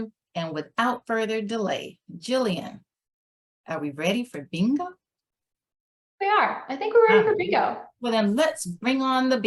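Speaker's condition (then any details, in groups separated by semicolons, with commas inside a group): No condition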